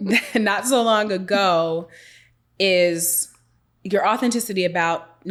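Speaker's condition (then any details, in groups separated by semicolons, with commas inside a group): No condition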